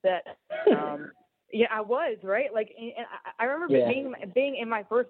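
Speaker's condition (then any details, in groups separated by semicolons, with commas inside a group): Stuttering; nervous during recording, may speak less clearly than usual; stutters sometimes, always stutters on Gender Justice Nevada, tends to mumble a little; repeated sounds, repeated words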